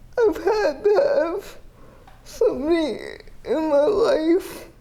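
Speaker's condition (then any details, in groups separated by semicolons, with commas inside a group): Cerebral palsy, athetoid, severe; speech may be hard to understand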